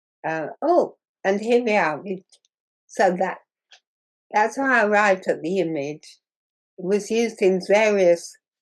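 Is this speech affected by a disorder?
Yes: muscular dystrophy.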